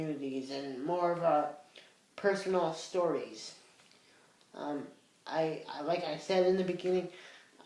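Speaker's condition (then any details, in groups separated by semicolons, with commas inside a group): Cerebral palsy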